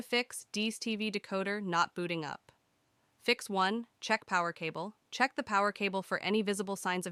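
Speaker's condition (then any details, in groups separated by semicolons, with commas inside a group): No condition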